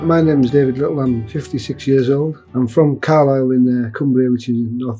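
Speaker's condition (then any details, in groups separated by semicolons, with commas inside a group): Parkinson's; freezing of gait, stumbling and falls, posture affected, mild onset symptoms, two years of tests, slow progression; has attended speech therapy classes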